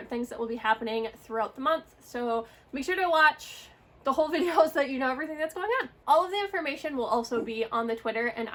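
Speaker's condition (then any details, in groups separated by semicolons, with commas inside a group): No condition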